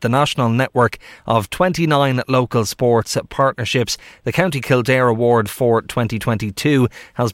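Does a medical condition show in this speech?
No.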